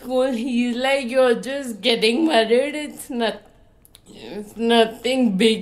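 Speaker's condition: Friedreich's ataxia; diagnosed age 12-13 in UAE

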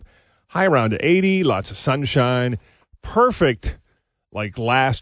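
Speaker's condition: No condition

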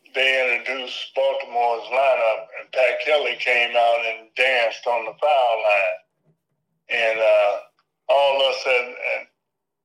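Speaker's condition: Parkinson's disease; left knee replaced, rehabilitation after replacement; symptoms vary day to day, some days legs feel good

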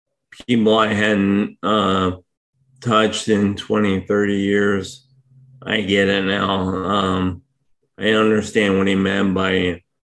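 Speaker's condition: ALS; diagnosed with ALS last year; difficulty speaking for long periods

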